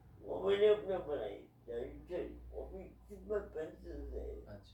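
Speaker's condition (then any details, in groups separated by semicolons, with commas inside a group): Cerebral palsy; from birth, spasticity, muscle tightness; self-developed mudra to reduce spasticity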